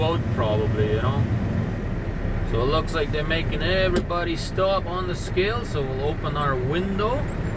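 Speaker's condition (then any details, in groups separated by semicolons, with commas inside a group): No condition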